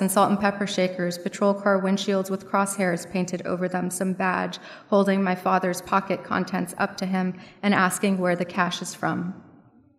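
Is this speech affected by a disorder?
No.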